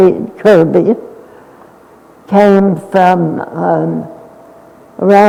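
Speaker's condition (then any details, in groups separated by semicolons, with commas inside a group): Essential tremor; more than half of life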